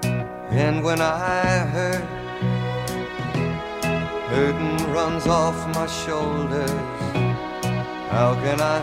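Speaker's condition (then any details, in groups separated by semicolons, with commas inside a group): No condition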